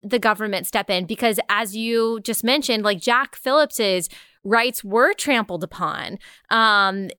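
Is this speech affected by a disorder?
No.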